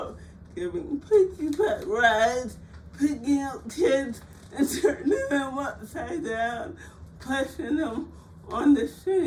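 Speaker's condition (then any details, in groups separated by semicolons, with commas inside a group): Cerebral palsy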